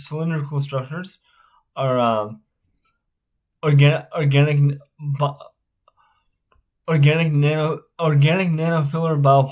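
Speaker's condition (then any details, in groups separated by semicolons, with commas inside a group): Spastic cerebral palsy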